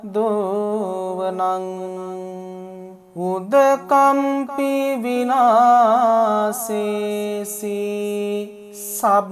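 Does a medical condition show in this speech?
No.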